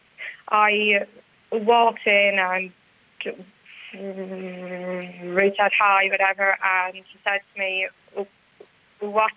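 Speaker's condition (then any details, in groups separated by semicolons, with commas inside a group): Stutter; stutter from about age 3, progressively worse with age, childhood speech therapy without benefit; age 37, severity varies by day and situation, eases as conversation goes on; stutters on words such as coke, worse under pressure or when others finish words; blocks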